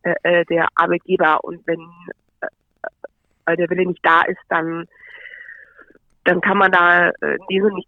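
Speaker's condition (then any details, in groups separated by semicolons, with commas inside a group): Stuttering; joined self-help relatively early, learned through self-help to handle stuttering openly; currently a fairly fluent phase, audible in recording; sometimes gets stuck, takes longer to speak, comes up more when speaking to groups, hardest in English online seminars; repeated sounds, repeated words, prolonged sounds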